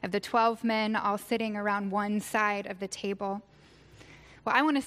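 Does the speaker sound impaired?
No.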